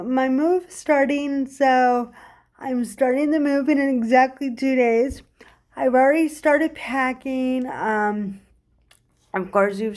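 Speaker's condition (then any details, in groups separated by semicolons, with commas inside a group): Cerebral palsy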